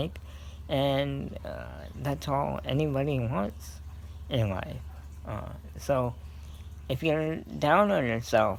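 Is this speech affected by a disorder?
Yes: cerebral palsy; scoliosis.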